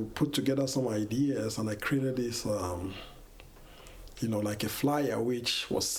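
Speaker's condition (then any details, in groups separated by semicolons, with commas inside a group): No condition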